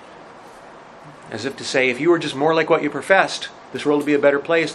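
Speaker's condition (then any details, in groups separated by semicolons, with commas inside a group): No condition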